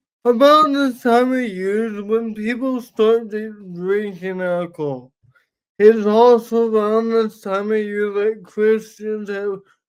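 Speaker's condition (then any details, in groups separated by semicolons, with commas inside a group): Cerebral palsy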